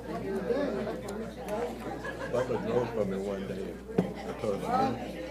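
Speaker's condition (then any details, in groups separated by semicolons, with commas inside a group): No condition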